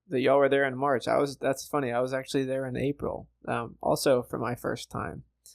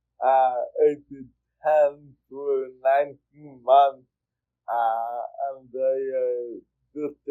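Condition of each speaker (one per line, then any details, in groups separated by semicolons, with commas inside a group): No condition
Cerebral palsy; from early childhood; speech therapy in childhood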